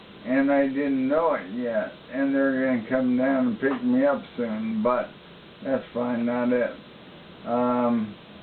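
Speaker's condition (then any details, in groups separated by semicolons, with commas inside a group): ALS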